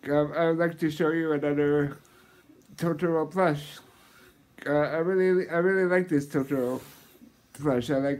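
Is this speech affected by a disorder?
Yes: muscular dystrophy, Duchenne.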